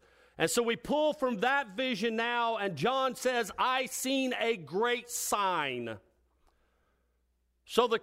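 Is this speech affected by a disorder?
No.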